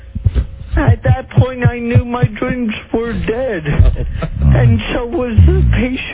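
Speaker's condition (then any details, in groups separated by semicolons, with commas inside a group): Cerebral palsy; distinctive impaired speech on phone call, voice matches caller's stage act; speech impediment noted by audience member, voice sounds typical of cerebral palsy to hosts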